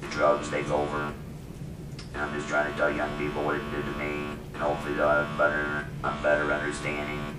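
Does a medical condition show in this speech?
Yes: laryngectomy for throat cancer; larynx removed, throat cancer from tobacco, breathes through neck stoma; diagnosed at 48, electrolarynx, trach tube nightly; no voice without electrolarynx, narrowed throat needs dilating, audible stoma breathing.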